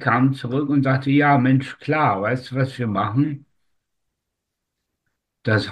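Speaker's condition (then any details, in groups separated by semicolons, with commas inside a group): Spastic tetraparesis; oxygen deprivation during delivery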